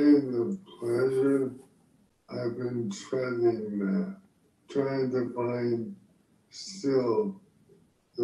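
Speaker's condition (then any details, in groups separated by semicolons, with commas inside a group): ALS; end stage, days from dying, exhausted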